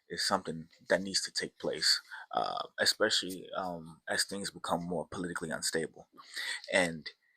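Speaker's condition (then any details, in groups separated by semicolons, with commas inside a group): No condition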